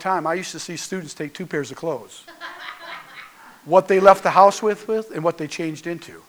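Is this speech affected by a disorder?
No.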